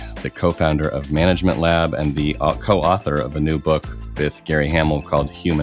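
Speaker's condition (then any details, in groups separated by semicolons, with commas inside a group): No condition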